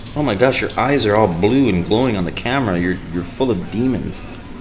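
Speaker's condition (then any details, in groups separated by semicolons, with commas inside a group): No condition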